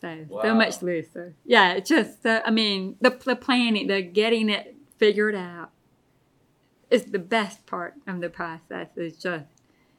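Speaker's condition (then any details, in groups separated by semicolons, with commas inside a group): Deafness; pretty bad tinnitus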